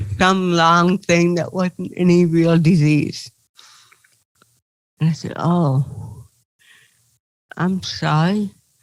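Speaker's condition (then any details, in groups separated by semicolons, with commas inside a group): Cerebral palsy; from birth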